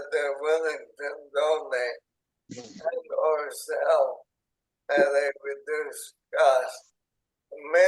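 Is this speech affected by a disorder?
Yes: ALS; onset in hands and arms, tracheostomy.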